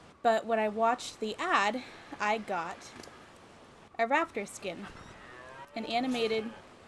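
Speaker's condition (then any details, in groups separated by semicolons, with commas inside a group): No condition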